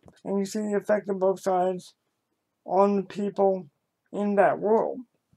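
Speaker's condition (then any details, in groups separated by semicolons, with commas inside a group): Cerebral palsy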